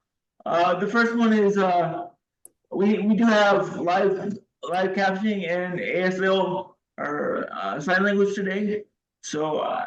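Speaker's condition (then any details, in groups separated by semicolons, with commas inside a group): Cerebral palsy, severe; wheelchair user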